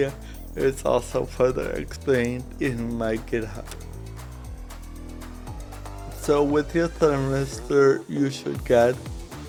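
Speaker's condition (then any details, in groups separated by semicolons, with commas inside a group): Cerebral palsy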